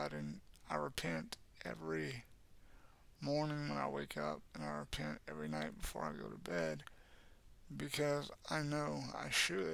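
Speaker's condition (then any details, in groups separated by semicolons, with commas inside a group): Cerebral palsy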